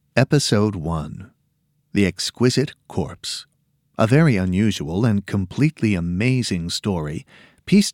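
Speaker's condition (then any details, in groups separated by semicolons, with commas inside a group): No condition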